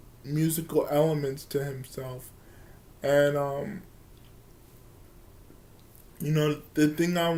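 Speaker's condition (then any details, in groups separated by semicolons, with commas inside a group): Cerebral palsy; from birth, wheelchair user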